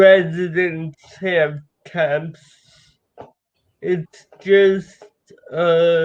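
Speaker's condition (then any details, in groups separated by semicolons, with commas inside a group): Cerebral palsy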